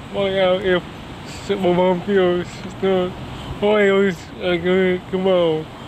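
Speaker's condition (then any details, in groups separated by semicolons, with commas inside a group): Cerebral palsy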